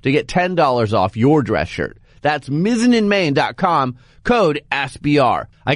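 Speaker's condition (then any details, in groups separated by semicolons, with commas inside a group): No condition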